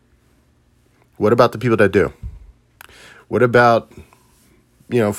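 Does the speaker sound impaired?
No.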